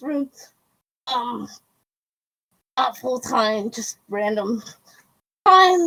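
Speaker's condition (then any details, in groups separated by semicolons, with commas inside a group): Cerebral palsy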